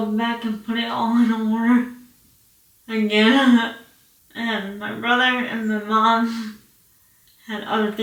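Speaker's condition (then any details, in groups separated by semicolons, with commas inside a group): Cerebral palsy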